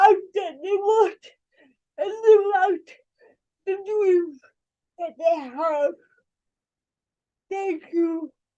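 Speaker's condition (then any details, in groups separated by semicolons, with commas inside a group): Cerebral palsy; from birth, uses wheelchair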